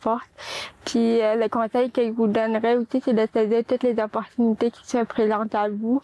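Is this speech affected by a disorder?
Yes: cerebral palsy; four limbs affected, no manual dexterity, hearing problem, hearing aids both ears since age six months; needs help with daily tasks, needs accompaniment at work; speech and language disorder caused by cerebral palsy.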